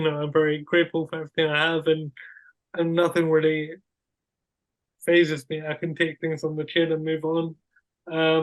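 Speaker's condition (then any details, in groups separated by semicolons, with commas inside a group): Cerebral palsy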